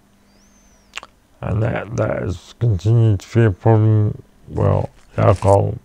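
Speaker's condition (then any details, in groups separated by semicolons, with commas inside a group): Cerebral palsy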